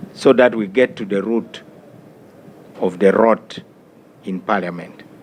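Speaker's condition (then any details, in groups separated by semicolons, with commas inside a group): No condition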